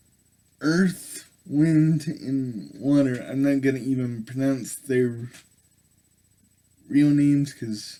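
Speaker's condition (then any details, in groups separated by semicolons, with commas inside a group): Cerebral palsy; able to speak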